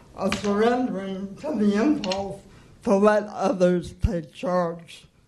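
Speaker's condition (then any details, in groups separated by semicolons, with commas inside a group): Cerebral palsy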